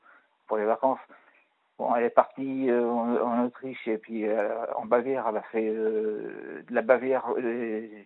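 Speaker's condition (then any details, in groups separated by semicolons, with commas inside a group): Parkinson's disease; arm and leg tremors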